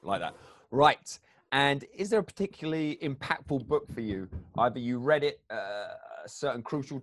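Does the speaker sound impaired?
No.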